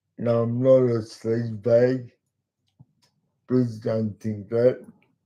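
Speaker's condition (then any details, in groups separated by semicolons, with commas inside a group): Cerebral palsy; talks slowly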